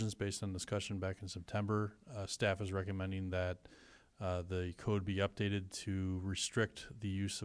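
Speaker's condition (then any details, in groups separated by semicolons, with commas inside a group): No condition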